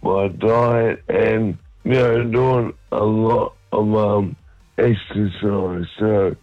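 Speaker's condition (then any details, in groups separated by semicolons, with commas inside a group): MND; motor neurone disease, diagnosed a little over a month ago; symptoms stable, managed with diet and exercise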